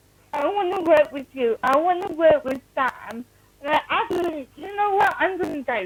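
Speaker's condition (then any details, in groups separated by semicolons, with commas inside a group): Cerebral palsy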